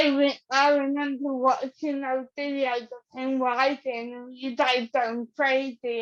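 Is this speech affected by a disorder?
Yes: cerebral palsy.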